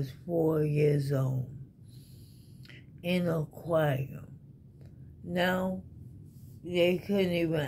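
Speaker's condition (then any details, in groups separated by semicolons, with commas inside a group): ALS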